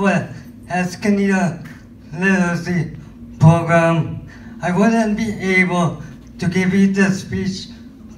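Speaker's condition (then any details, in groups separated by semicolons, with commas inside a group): Cerebral palsy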